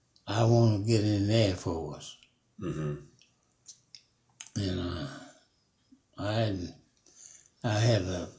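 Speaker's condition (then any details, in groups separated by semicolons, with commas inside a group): Parkinson's; about 5 years since onset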